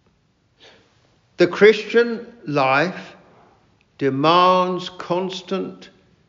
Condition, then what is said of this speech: No condition.